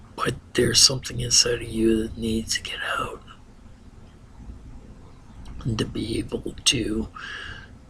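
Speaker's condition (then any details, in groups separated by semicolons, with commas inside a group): Ataxia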